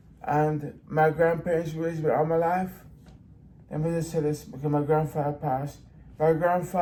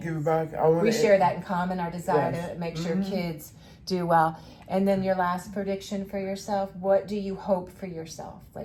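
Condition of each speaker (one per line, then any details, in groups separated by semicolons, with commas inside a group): Brain injury; in brain injury rehab facility
No condition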